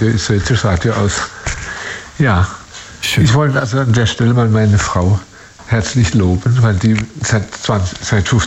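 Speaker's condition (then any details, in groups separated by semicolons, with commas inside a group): Parkinson's disease; early-onset Parkinson's 15 years ago, first sign arm not swinging when walking, diagnosed by neurologist via tablet response; needs full care from wife, less active, three months of physiotherapy without benefit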